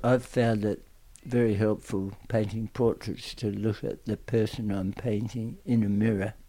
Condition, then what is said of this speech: Tongue cancer surgery. It did leave me with speech problems and swallowing problems, which I still have to a certain extent.